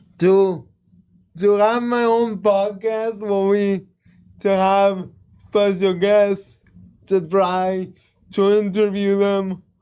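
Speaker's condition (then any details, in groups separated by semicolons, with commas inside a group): Cerebral palsy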